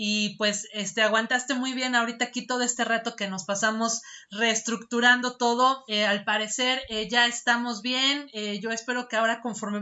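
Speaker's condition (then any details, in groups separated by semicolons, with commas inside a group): No condition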